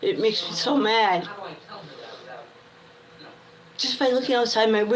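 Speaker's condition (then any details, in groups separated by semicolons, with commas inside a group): Cerebral palsy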